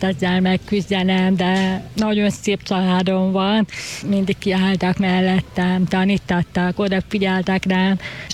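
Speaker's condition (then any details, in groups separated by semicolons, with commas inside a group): Deafness; acquired deafness, hearing lost at age 9, attended hearing school, joined deaf community at 20; signs and speaks in parallel with hearing sons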